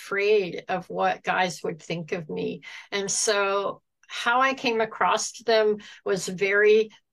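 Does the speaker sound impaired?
Yes: cleft palate, cleft lip and palate, no nose, severe.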